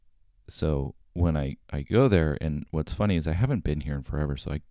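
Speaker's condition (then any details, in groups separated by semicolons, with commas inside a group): No condition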